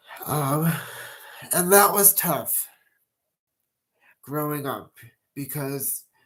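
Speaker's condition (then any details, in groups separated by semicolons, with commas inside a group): Cerebral palsy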